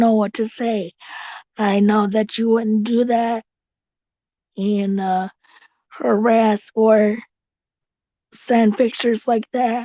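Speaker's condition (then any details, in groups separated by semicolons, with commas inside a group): Cerebral palsy; tracheotomy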